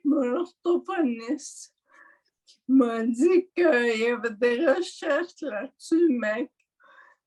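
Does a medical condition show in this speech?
Yes: mild dysarthria.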